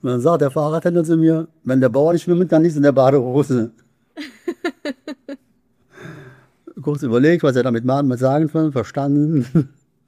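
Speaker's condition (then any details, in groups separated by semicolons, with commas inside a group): Parkinson's disease; speech therapy, nine weekly exercise sessions incl. therapeutic boxing, Ping-Pong Parkinson, DBS largely replacing medication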